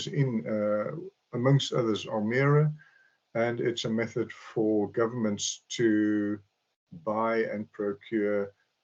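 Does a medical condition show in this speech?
No.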